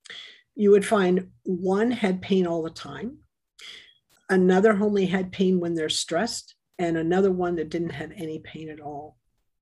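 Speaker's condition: No condition

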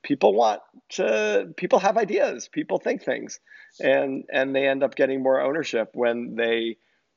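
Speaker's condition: No condition

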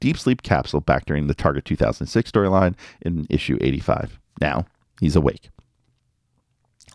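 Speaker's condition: No condition

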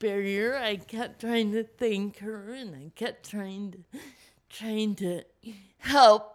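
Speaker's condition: Cerebral palsy; wiggles a lot, falls at times

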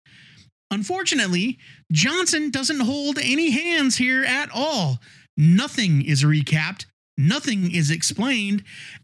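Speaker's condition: No condition

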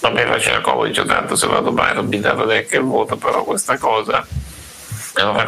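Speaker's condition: Duchenne muscular dystrophy; genetic Duchenne muscular dystrophy, diagnosed around age six and a half; uses breathing ventilator, also during daytime; ventilator enables speaking and more autonomous breathing

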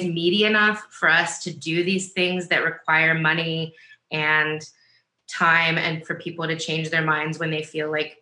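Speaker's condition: No condition

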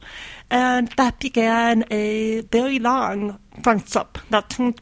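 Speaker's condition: Deafness; hears about 50% of average

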